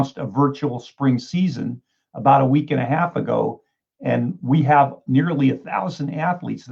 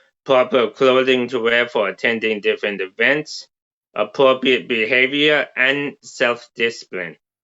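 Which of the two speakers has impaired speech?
The second: cerebral palsy; present from birth, coordination and sensory integration problems.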